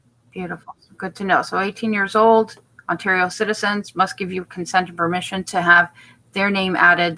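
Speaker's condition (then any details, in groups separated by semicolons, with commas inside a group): No condition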